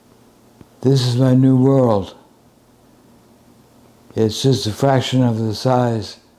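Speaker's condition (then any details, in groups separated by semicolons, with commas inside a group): Advanced Parkinson's disease, severe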